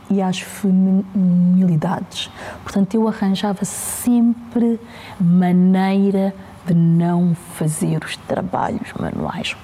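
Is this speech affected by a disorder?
Yes: stuttering; fluency seen by others as varying day to day; effortful control to avoid stuttering, sometimes unavoidable, slow greetings, callers hung up, listeners must slow down; here repeated sounds, prolonged sounds.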